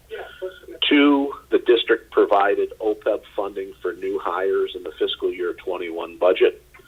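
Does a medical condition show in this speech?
No.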